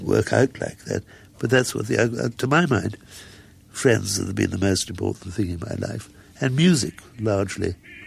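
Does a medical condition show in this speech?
Yes: muscular dystrophy; gradually able to do less, helped around by carers.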